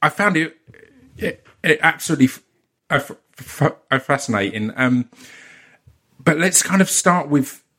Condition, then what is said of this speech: Stuttering. It was at the point I had the realization that, as a lot of you will know or will have noticed, I've got a stutter.